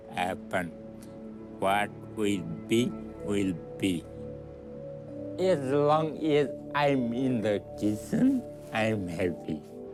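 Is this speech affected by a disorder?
Yes: traumatic brain injury.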